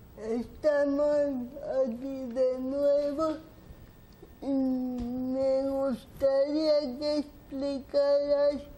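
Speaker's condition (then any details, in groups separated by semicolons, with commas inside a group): Cerebral palsy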